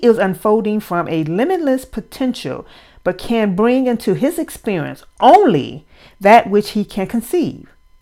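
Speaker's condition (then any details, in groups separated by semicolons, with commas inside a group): No condition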